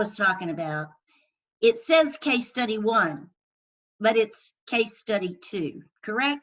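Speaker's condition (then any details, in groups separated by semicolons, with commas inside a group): No condition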